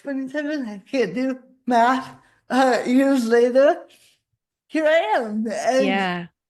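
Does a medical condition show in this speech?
Yes: cerebral palsy; spasticity.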